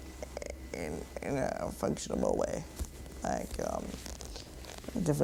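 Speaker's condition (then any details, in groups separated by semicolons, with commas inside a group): Cerebral palsy; since birth, uses mouth stick for computer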